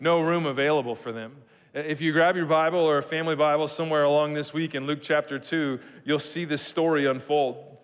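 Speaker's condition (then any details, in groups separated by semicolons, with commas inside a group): No condition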